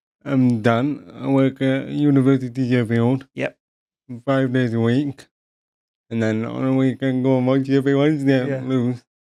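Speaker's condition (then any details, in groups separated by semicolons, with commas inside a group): Paralysis after childhood accident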